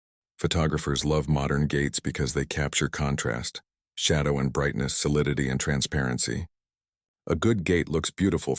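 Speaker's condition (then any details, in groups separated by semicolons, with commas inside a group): No condition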